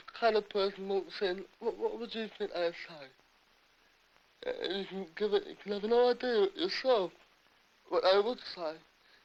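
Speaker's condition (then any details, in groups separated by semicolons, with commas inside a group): Cerebral palsy; difficulties communicating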